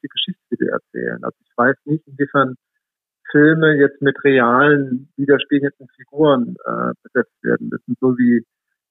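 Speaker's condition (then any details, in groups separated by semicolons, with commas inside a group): No condition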